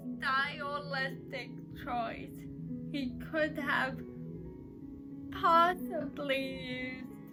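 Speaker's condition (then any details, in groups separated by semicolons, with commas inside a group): Cerebral palsy; uses crutches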